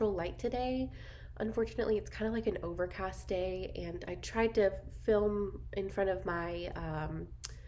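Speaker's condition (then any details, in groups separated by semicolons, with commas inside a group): No condition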